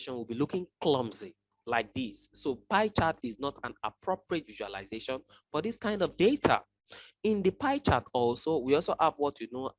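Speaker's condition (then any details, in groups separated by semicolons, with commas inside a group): No condition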